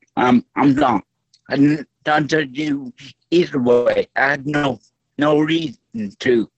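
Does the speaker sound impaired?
Yes: stroke; voice affected.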